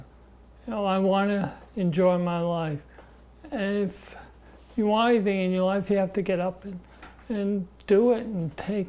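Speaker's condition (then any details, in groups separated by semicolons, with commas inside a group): Parkinson's disease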